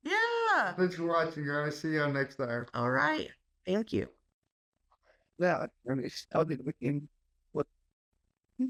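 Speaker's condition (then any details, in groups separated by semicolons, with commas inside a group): Cerebral palsy; caused by stroke at birth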